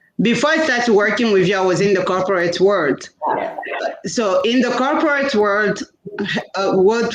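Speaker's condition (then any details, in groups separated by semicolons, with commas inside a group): No condition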